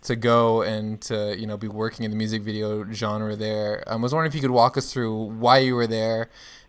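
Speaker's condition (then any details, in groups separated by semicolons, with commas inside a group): No condition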